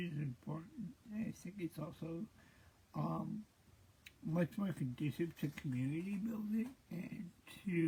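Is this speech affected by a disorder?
Yes: cerebral palsy; present since birth.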